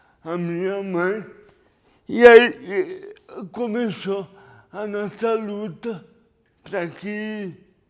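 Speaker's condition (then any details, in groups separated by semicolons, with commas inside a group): Cerebral palsy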